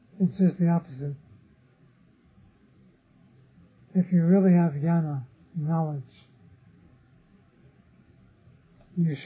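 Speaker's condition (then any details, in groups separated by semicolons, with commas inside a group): Parkinson's disease; others offer remedies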